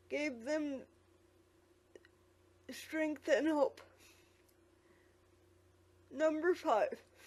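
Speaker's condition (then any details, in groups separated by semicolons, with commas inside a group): Quadriplegic cerebral palsy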